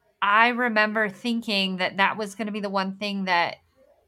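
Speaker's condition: Bilateral cleft lip and palate; later surgery result improved but not perfect

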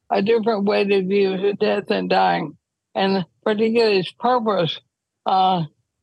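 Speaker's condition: ALS; wheelchair use when traveling

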